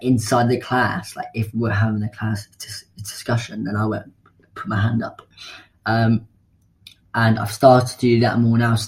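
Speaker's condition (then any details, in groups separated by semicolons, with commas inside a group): Stammer; varies by day and listener, not as bad as some others'; age 14, puts 'the' before words as habit for about a year, breathes and relaxes on bad days; stammered many times reading aloud in year 6, later made up words instead of reading; repeated sounds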